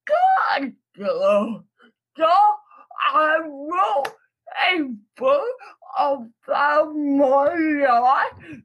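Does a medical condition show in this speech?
Yes: cerebral palsy; present from birth; words may be hard to catch, written answers read aloud by Lily Cannon, also speaks in in-person interview.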